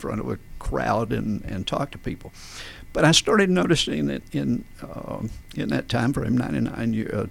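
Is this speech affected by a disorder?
Yes: spasmodic dysphonia; adult onset, diagnosed by otolaryngologist.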